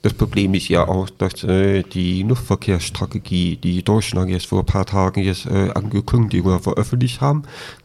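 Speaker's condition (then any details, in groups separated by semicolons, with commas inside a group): Deafness with cochlear implant, congenital deafness; no sign language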